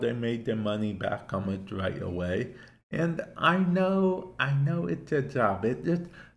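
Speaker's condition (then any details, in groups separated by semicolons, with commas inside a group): Cerebral palsy; affects speech to an extent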